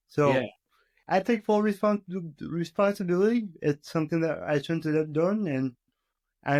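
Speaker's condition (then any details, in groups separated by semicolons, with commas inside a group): Cerebral palsy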